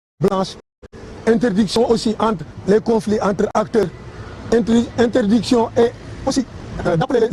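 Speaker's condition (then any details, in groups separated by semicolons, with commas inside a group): No condition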